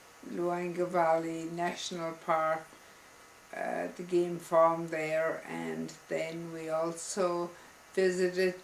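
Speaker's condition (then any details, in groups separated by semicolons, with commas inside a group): Multiple sclerosis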